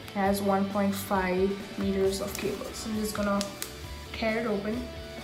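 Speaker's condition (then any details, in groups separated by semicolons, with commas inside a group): No condition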